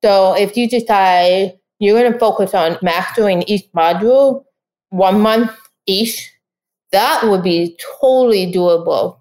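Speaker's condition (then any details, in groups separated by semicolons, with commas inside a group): Deafness; lifelong, cannot use audio-only resources or screen readers; follows conversation via live ai transcription on tablet; speaks unaided, ai transcription needed adapting to own voice, cannot understand own recorded speech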